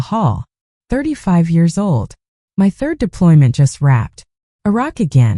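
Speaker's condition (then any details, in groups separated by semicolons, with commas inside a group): No condition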